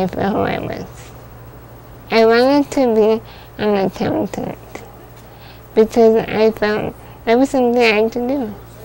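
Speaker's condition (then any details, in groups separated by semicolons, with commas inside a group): Spinal muscular atrophy; cannot swallow five years, tube fed, daily breathing treatments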